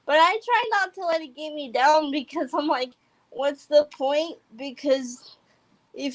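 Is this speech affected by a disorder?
Yes: cerebral palsy; congenital, high muscle tone in lower body, cannot walk, drives electric wheelchair.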